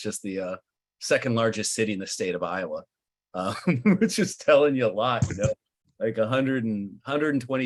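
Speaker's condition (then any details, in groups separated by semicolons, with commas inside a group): No condition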